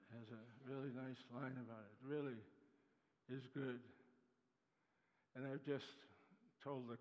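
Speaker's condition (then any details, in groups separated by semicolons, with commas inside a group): Parkinson's disease; Parkinson's attacks muscles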